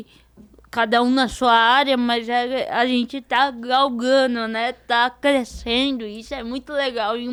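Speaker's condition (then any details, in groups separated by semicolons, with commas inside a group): Cerebral palsy; diparetic form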